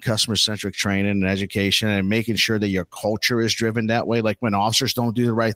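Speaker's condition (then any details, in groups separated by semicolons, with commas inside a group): No condition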